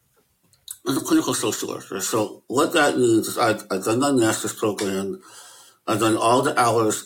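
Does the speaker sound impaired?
Yes: Möbius syndrome; affects hearing and eyesight.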